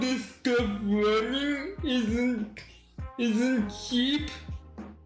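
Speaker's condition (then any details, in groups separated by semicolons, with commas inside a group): Cerebral palsy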